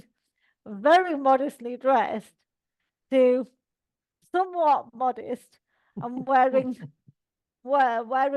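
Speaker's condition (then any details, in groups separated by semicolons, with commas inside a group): Cerebral palsy; all four limbs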